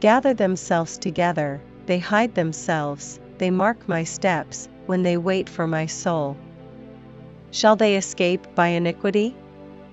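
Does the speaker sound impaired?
No.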